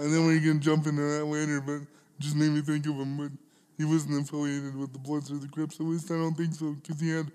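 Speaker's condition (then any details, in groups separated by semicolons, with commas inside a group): Cerebral palsy; smokes a lot of cannabis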